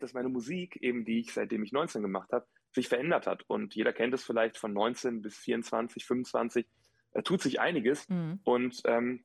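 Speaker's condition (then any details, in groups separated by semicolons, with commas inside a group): No condition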